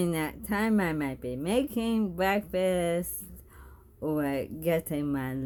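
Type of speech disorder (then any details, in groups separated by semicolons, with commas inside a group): Bulbar dysarthria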